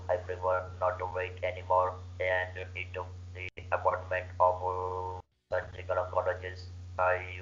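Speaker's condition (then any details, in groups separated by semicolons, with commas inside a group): Laryngeal cancer surgery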